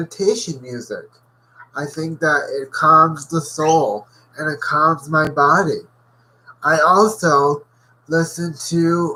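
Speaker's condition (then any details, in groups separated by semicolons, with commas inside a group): Cerebral palsy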